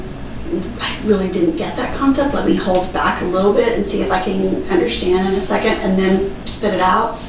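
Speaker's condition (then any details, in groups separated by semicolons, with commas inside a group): No condition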